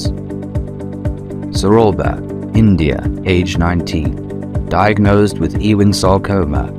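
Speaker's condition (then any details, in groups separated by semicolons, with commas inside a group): No condition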